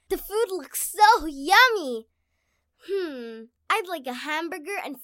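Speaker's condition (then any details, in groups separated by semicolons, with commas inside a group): No condition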